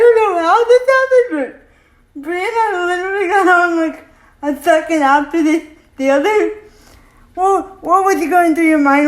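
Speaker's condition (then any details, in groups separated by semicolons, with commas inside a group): Cerebral palsy; can speak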